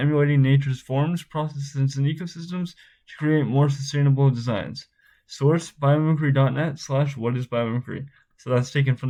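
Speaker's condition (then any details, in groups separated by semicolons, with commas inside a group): Spastic cerebral palsy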